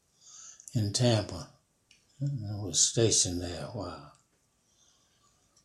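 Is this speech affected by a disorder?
Yes: Parkinson's; about 5 years since onset.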